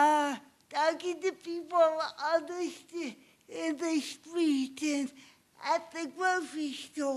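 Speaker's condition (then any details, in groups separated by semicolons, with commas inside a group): Cerebral palsy; obvious speech impairment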